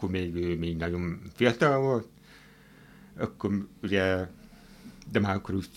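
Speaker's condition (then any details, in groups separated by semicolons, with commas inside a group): Hearing impairment; hard of hearing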